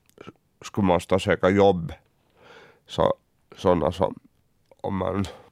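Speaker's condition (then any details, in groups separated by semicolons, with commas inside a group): Cerebral palsy; uses wheelchair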